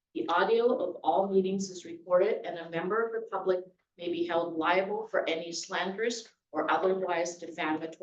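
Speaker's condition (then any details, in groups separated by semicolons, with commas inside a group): No condition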